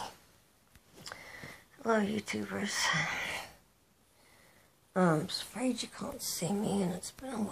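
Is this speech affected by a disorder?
Yes: cerebral palsy.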